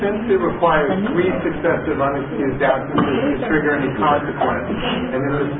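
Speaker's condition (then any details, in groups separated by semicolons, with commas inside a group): No condition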